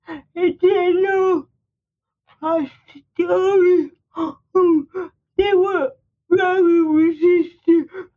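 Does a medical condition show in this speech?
Yes: speech impairment; speech impairment audible to listeners.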